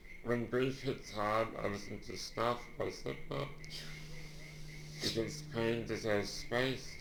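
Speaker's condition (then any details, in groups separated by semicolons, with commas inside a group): Duchenne muscular dystrophy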